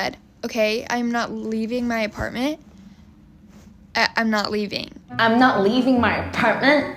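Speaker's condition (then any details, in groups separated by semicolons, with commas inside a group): No condition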